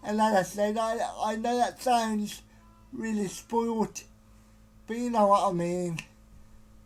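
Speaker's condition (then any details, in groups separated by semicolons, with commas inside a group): Cerebral palsy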